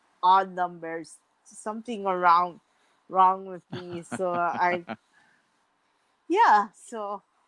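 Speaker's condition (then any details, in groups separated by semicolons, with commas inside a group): Mild cerebral palsy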